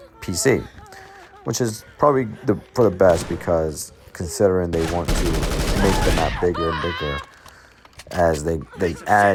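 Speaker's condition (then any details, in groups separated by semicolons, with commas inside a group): No condition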